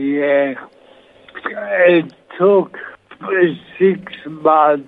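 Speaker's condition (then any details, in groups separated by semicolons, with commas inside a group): Motor neuron disease, severe; onset in feet with walking stick, progressive loss of movement, diagnosed at least 4-5 years ago; final stages, breathing mask, machine breathes for him, two minutes without it, Bethlehem Hospital; talking difficult, pauses with mouth closed to breathe, Scott Benton and Stefan Skoff talk for him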